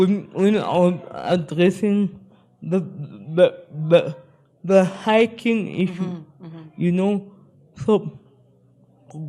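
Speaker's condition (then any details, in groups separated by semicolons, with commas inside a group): Spastic cerebral palsy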